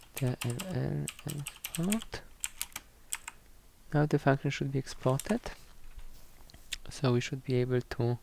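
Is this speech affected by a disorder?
No.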